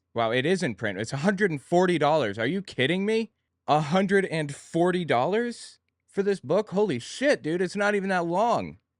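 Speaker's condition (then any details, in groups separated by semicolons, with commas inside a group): No condition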